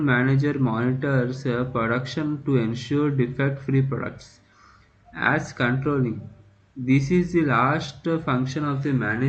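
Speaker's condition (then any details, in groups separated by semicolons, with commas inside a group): No condition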